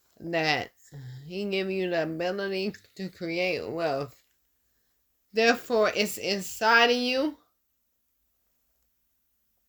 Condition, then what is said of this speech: Dysarthria. What you're hearing right now is my Dysarthria.